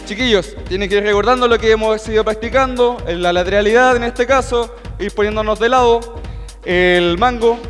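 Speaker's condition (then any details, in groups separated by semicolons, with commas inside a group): No condition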